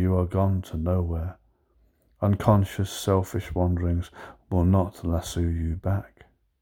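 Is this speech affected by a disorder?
No.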